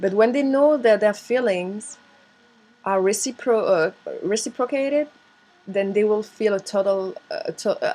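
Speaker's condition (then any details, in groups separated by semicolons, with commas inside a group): No condition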